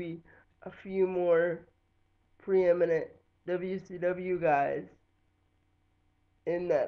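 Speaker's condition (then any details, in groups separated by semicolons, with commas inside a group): Cerebral palsy; lifelong, wheelchair user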